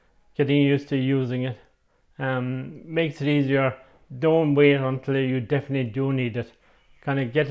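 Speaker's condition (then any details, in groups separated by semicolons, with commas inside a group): MND; onset right side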